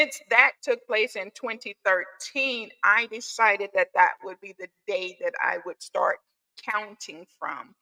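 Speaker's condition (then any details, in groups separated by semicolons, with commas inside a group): No condition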